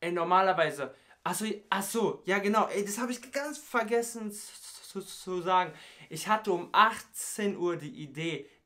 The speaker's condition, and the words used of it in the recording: Stuttering. Wie soll ich als Stotterer da re... Spaß, Digga.